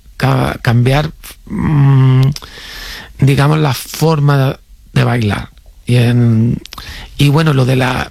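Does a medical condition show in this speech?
Yes: stuttering, mild; stuttering since childhood; stutters a little in this interview; self-described as a little stuttering; here repeated sounds, prolonged sounds.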